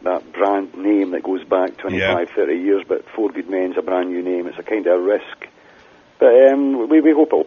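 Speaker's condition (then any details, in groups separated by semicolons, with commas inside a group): No condition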